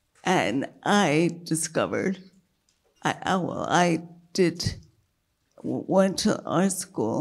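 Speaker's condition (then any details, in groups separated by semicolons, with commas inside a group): Multiple sclerosis; progressive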